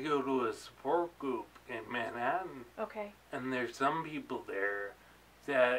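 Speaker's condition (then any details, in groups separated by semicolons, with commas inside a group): Ataxia; late onset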